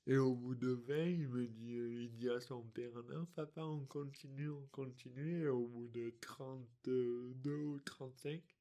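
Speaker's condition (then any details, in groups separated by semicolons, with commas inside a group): Dystonia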